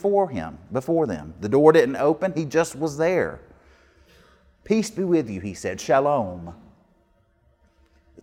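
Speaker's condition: No condition

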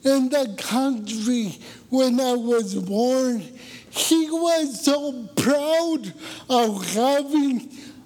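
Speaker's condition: Cerebral palsy; from birth, born about two weeks early, umbilical cord around neck, no breathing at birth, cannot control nerves; voice affected, voice described as a curse

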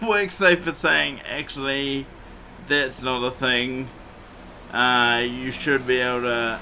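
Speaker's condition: Cerebral palsy; morphine not allowed after it

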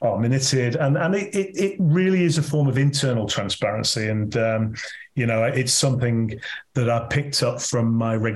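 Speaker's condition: No condition

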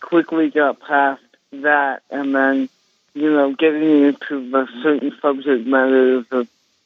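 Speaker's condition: Cerebral palsy; congenital

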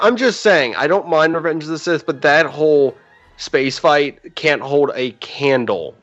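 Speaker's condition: No condition

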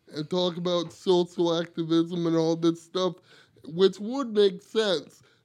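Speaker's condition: Cerebral palsy; two months premature

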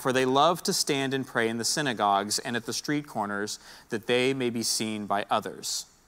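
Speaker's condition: No condition

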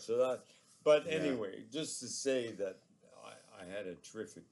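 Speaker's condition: ALS; progressively crippling neurological disorder, living with it about three years; about three years since onset, diagnosed two years ago

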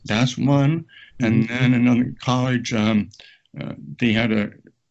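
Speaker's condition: Aphasia; ruptured brain aneurysm during meeting, speech therapy with picture naming, San Diego Brain Injury Foundation support groups; about 28 years since onset; reading, writing, talking affected, difficulty getting words out, knew words but could not say them

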